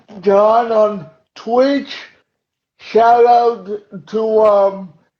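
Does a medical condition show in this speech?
Yes: cerebral palsy; uses wheelchair.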